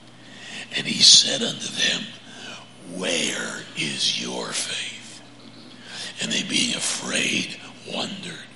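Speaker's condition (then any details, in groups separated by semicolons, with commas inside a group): Laryngeal cancer; vocal cord cancer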